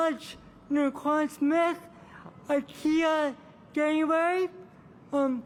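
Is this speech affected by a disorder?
Yes: cerebral palsy; from birth.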